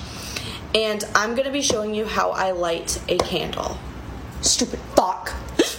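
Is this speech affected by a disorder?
Yes: Tourette's syndrome; motor tics too, acts out uppercuts, flips people off, tics picked up from music, conversations; frequent vocal tics throughout clip while lighting a candle; swearing and insult outbursts interrupting speech, tic words replacing intended words, nonsense phrases.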